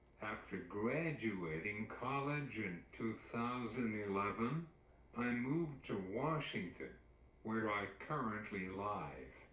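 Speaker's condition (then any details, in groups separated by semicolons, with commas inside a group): Cerebral palsy; uses wheelchair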